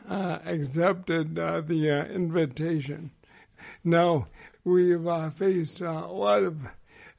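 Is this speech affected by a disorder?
Yes: ALS; progressive motor neuron disease, slower progression than most; over 12 years since diagnosis, worsening daily.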